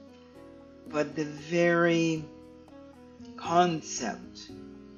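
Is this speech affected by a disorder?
Yes: cerebral palsy; stiff muscles.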